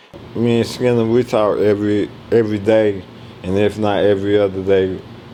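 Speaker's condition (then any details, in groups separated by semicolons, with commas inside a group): ALS; speech progressively lost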